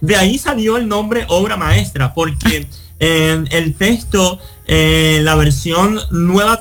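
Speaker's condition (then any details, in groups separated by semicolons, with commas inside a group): Cleft lip and palate; congenital cleft lip and complete cleft palate, no palatal bone, nasal passages joined, seven surgeries; nasal passage still open after seven surgeries; born with no chance of speaking, now speaks, speaks a lot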